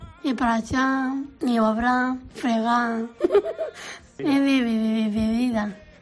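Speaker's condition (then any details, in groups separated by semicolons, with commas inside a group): Down syndrome; trisomy 21, genetic cause; age 39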